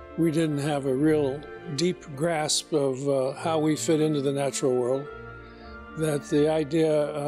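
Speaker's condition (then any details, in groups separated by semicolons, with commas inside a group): No condition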